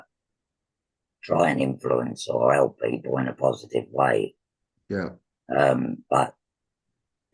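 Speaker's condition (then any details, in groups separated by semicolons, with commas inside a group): Laryngectomy for laryngeal cancer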